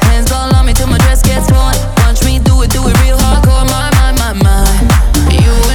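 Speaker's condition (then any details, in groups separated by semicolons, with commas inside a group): No condition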